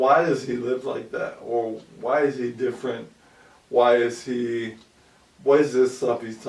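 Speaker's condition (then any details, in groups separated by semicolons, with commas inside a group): ALS; about 2 years since onset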